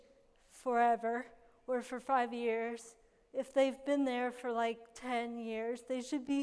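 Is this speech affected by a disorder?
Yes: cerebral palsy.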